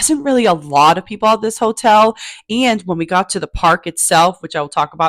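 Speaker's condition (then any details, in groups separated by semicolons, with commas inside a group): No condition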